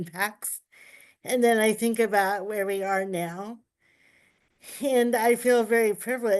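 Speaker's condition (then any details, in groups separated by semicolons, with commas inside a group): Cerebral palsy; uses power wheelchair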